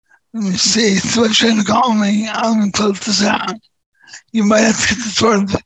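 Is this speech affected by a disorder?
Yes: neurofibromatosis type 2; voice shot from brain stem tumor, surgery hoped to improve voice and hearing.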